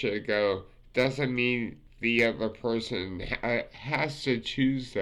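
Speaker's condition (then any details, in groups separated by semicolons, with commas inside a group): Multiple sclerosis; affects fingers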